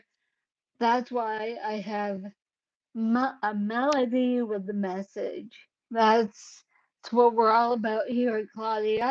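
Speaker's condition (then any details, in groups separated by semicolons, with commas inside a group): Cerebellar ataxia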